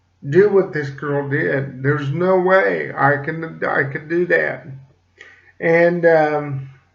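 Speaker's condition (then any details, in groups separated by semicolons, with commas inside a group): Cerebral palsy; slight speech impediment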